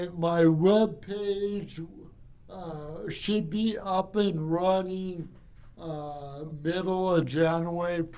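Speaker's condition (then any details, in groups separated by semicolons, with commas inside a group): Cerebral palsy; from birth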